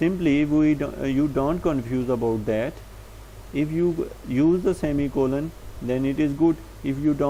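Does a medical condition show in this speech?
No.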